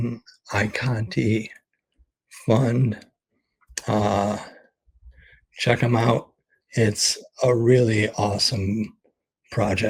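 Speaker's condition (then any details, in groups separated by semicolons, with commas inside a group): ALS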